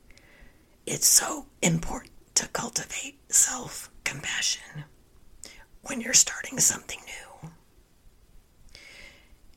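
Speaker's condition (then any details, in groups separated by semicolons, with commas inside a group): Spasmodic dysphonia; voice sounds like laryngitis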